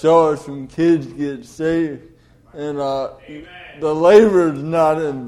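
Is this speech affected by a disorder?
Yes: cerebral palsy; oxygen loss at birth, cord around neck, delayed development, diagnosed at 18 months, Kennedy Krieger.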